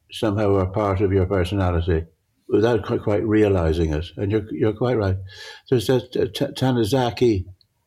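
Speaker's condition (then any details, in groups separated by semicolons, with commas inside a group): Parkinson's; altered visual perception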